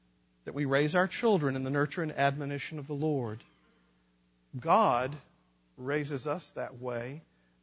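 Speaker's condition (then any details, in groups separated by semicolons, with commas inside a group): No condition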